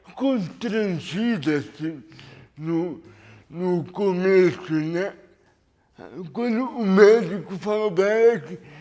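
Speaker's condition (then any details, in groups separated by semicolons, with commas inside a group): Cerebral palsy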